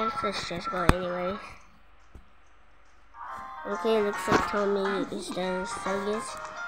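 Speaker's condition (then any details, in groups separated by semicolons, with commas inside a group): No condition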